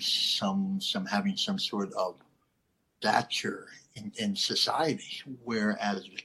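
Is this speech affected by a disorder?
Yes: cleft lip and palate; lisp.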